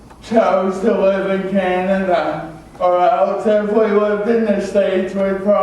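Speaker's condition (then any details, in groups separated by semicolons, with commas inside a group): Cerebral palsy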